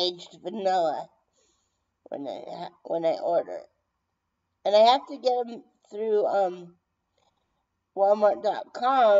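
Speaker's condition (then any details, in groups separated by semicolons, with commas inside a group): Brain injury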